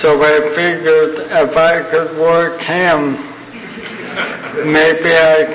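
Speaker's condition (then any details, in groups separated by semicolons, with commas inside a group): ALS (Lou Gehrig's disease); young onset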